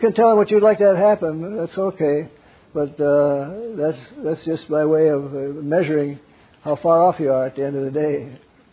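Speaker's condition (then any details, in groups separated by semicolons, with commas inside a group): Parkinson's; wakes up around 3 am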